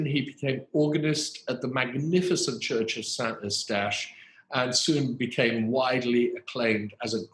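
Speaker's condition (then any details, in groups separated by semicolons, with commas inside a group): No condition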